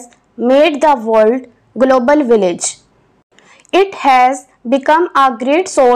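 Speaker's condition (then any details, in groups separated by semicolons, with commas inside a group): No condition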